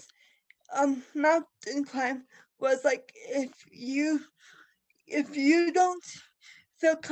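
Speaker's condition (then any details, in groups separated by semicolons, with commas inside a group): Cerebral palsy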